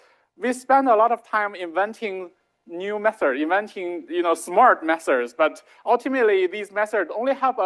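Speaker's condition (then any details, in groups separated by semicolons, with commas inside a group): No condition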